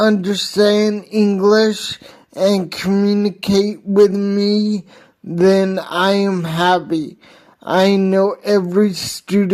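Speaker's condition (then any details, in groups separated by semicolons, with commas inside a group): Hydrocephalus with shunt failure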